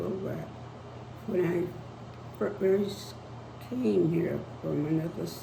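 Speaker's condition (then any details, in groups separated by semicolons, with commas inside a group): Spinal neurosarcoidosis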